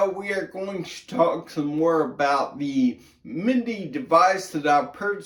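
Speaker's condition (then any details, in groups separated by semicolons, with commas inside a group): Brain injury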